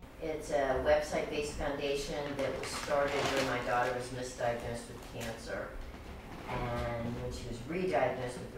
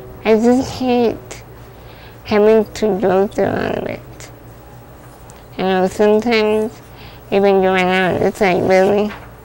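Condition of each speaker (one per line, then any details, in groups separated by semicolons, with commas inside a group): No condition
Spinal muscular atrophy; type 2, genetic, diagnosed age four, spinal rod, gastric tube; progressive decline, last stages of life; cannot swallow five years, tube fed, daily breathing treatments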